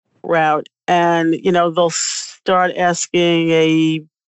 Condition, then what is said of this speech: Stuttering. I mean, I can honestly say from a personal perspective, when it started in like, you know, March, it became a little hard on my stuttering also.